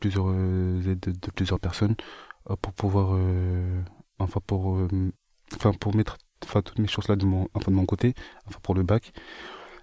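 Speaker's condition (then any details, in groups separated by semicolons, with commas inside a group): Stuttering; stuttering since age 12 to 13, start of 5e in collège; still stutters, partly hides it, especially with new people; stutter fully returned under grand oral pressure, eased after Mayotte trip, varies over time; repeated sounds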